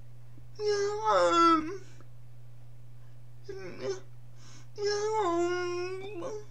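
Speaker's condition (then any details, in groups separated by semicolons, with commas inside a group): Cerebral palsy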